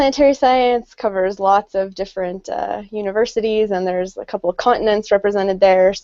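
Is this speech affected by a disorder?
No.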